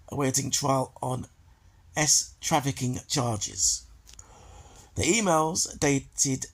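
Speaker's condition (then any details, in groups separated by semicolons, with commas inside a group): No condition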